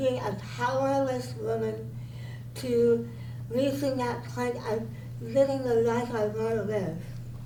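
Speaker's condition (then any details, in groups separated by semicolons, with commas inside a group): Cerebral palsy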